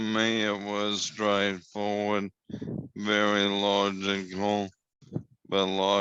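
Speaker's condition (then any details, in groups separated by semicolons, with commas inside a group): Motor neurone disease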